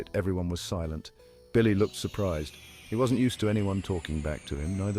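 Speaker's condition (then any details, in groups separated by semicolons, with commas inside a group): No condition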